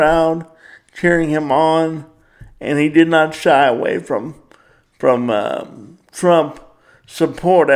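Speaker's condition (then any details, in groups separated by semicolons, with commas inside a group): Cerebral palsy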